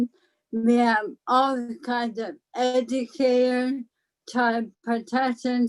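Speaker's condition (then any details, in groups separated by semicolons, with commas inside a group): ALS; slight speech impairment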